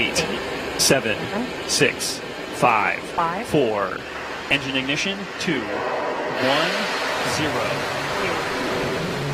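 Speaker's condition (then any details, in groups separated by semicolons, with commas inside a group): No condition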